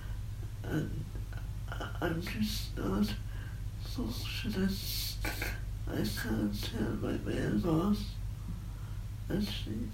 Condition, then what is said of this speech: Cerebral palsy. The reason my voice sounds a bit less to center is I have cerebral palsy, which I know.